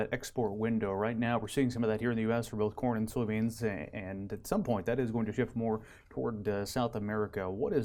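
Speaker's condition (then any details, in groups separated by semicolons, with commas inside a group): No condition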